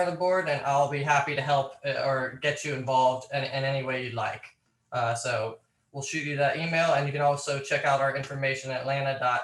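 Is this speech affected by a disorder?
No.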